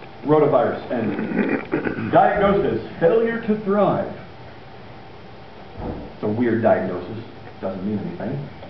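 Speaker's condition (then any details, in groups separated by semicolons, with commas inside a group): No condition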